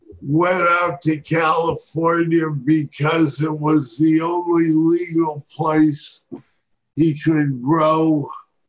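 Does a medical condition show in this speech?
Yes: Parkinson's disease.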